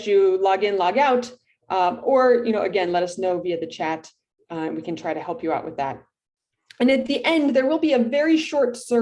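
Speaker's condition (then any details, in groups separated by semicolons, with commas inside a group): No condition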